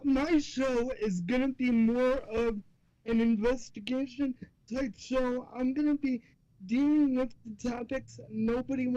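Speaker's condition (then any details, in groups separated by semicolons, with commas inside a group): Cerebral palsy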